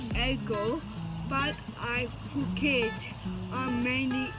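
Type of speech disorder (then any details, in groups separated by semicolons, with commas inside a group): Apraxia of speech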